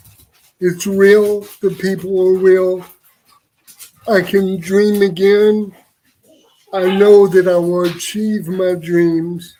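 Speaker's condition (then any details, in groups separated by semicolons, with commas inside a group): Cerebral palsy; uses wheelchair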